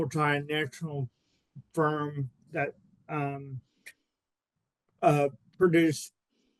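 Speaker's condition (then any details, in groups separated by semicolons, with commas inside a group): Cerebral palsy; spastic diplegia, birth brain hemorrhage, not breathing 90 minutes; since birth, about 55 years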